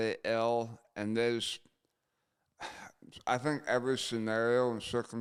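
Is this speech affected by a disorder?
Yes: gunshot injury to chin.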